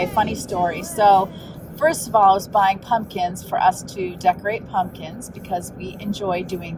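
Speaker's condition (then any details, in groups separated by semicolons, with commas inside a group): No condition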